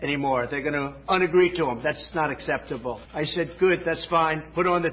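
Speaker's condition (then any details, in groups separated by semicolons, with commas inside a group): No condition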